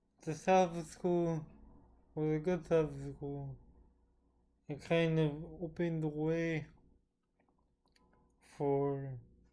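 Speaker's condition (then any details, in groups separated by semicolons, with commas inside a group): Cerebral palsy; with developmental delay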